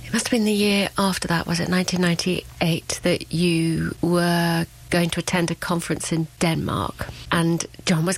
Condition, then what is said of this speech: No condition.